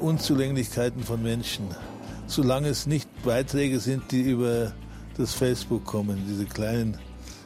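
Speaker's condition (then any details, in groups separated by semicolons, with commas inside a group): Parkinson's disease; not trembling during interview, admitted to rehab bedridden two years ago, now walks with crutches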